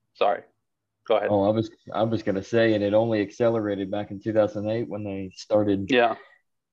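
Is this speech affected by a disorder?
No.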